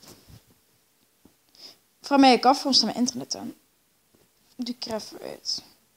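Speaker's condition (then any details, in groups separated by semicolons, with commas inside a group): No condition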